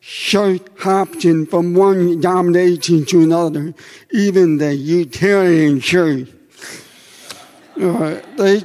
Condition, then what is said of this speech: Deafness. I tell you this so that you will understand that even though I am deaf, I am comfortable in speaking and using my voice.